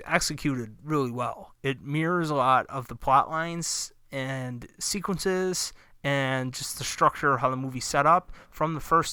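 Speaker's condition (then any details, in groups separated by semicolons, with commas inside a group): No condition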